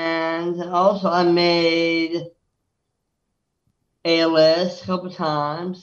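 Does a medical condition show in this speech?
Yes: Down syndrome.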